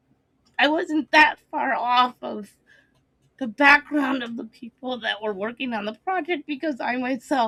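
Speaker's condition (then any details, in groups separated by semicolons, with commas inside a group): Cerebral palsy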